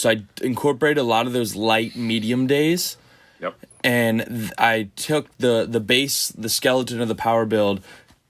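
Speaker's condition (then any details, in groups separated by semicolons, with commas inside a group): No condition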